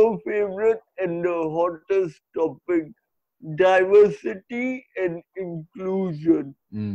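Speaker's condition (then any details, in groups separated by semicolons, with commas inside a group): Cerebral palsy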